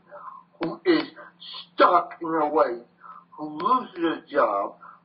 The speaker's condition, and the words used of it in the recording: Tracheostomy. Sorry, but what I'm saying is that you've had damage to your voice